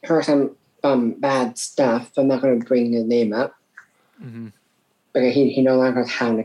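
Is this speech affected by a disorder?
Yes: Down syndrome; from birth; age 37, recent knee surgery, surgery went well.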